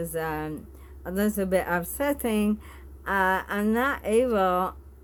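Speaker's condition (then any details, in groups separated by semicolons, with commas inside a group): Bulbar onset ALS; bulbar onset, tongue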